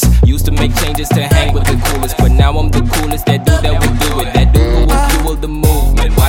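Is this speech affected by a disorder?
No.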